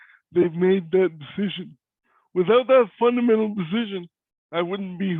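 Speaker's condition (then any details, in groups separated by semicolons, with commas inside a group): Cerebral palsy; voice is different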